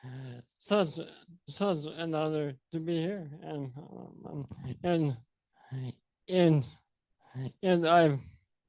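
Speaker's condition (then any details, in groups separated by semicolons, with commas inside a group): ALS; sporadic form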